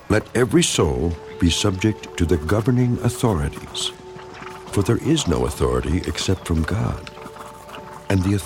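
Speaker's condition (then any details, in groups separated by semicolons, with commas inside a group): No condition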